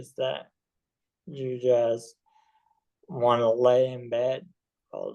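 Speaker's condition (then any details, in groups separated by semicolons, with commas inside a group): ALS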